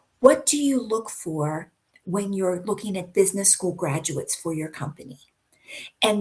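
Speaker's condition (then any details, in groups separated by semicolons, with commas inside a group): No condition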